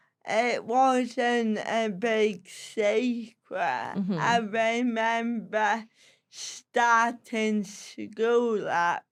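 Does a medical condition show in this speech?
Yes: cerebral palsy; slow speech, sounds disabled.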